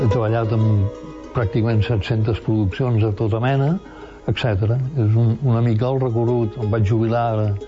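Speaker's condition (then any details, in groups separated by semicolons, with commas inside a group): Parkinson's disease, mild; Parkinson's disease for about 15 years, progressive, fatal at 79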